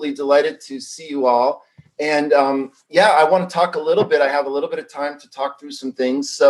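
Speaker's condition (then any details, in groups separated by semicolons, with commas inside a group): No condition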